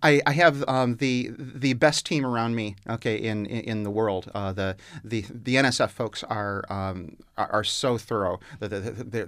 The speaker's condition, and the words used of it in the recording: Stuttering. Because for a variety of reasons, singing circumnavigates the disability in a stutterer's brain.